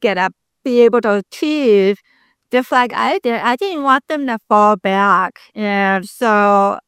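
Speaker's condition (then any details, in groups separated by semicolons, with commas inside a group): Deafness, congenital; speaks very well per host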